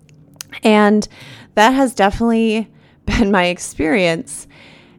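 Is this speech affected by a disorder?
No.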